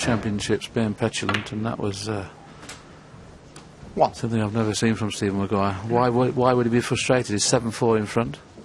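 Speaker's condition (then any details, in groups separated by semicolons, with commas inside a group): No condition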